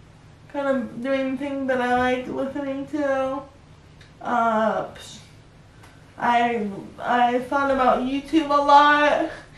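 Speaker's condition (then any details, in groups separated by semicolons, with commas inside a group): Cerebral palsy; able to talk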